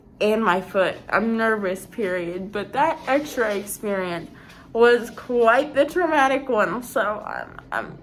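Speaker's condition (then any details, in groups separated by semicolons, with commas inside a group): Cerebral palsy; affects foot; foot reconstructive surgery considered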